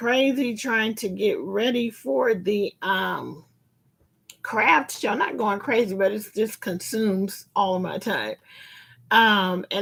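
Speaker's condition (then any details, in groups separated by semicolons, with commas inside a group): No condition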